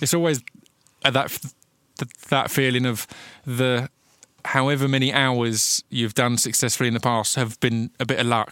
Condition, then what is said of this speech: Stuttering. And there's certain words that trigger it.